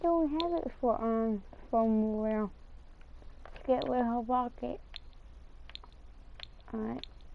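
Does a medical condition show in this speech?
Yes: cerebral palsy.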